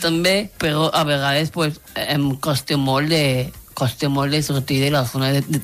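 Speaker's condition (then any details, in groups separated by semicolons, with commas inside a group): Down syndrome; three copies of chromosome 21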